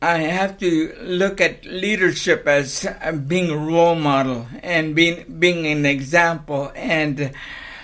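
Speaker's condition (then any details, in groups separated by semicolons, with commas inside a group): Cerebral palsy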